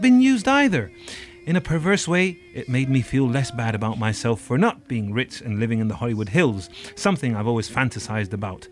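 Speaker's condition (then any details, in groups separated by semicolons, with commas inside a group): No condition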